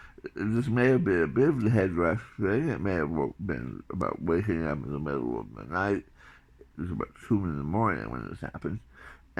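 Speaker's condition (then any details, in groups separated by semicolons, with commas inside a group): Tongue cancer surgery, tongue graft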